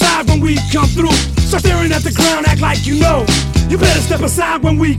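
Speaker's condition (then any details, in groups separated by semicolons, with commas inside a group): No condition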